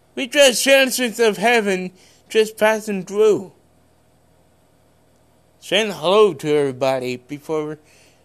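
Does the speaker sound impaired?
Yes: cerebral palsy; congenital cerebral palsy.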